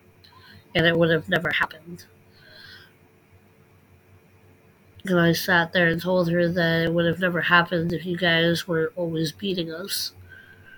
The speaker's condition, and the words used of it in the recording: Cleft palate. And that's because I have air restriction, because the nostril that the cleft lip targeted, where it didn't form, I'm sorry, there's no air